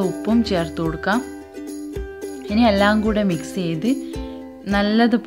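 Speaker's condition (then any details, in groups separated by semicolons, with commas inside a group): No condition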